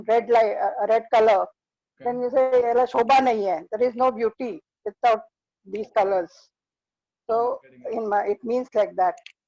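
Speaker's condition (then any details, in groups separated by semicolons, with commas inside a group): No condition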